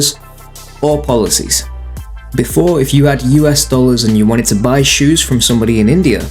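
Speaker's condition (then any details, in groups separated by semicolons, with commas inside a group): No condition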